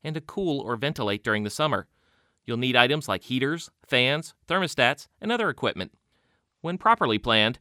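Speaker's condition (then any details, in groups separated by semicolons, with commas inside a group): No condition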